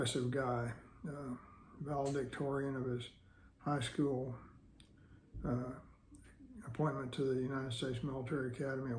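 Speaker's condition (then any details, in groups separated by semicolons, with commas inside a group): Parkinson's disease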